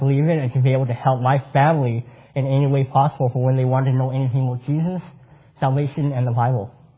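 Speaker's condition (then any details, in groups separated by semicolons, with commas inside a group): Cleft palate; congenital cleft palate, multiple surgeries with long hospital stays in childhood in 80s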